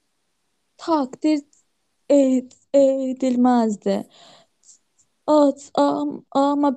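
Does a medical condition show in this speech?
Yes: stuttering; consulted a professor about own stuttering five years ago; stutters normally, much more at work and when anxious, very little when alone and relaxed; here prolonged sounds, blocks.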